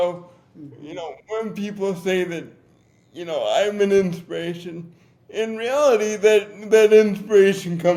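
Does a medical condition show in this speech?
Yes: cerebral palsy; difficult to talk.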